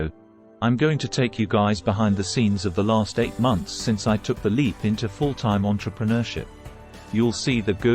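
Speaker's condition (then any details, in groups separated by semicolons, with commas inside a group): No condition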